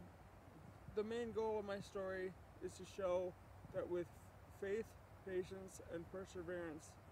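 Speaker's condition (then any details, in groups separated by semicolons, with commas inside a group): Cerebral palsy; from birth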